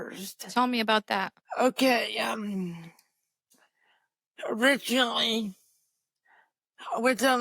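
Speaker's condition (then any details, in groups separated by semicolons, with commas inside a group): Cerebral palsy; birth injury, left hand stronger than right; types with one hand, voice-activated texting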